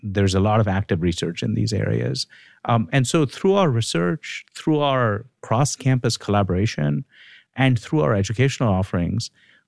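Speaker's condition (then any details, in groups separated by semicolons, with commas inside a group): No condition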